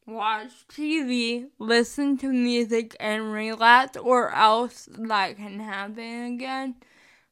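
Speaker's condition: Spastic cerebral palsy, mixed, mostly spastic

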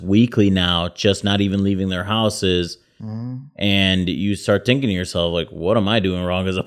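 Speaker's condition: No condition

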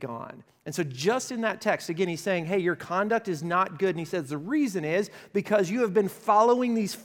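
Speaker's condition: No condition

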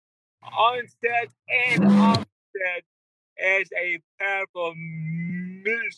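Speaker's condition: Cerebral palsy; wheelchair user

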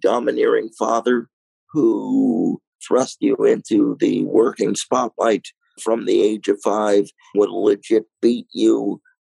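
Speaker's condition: Cerebral palsy, mild; lungs collapsed three days after birth, lack of oxygen, bleeding in one brain area, incubator nine weeks, lifelong wheelchair; self-rated severity about 3 of 10, needs some daily help, mostly independent

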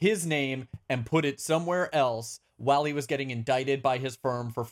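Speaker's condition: No condition

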